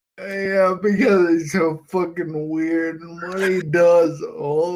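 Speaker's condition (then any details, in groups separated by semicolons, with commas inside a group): Friedreich's ataxia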